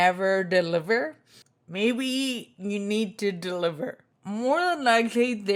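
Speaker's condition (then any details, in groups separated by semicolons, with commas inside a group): Spinocerebellar ataxia type 2, SCA2; cerebellum deterioration, inherited, affects hands, legs, tongue; slurred speech, may be difficult to understand, uses voice to text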